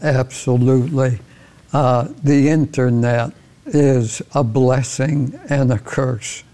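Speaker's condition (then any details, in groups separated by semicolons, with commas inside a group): ALS; diagnosed over 10 years ago, beyond 11 years now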